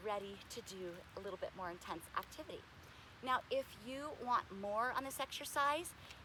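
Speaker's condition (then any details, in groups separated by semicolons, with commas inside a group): No condition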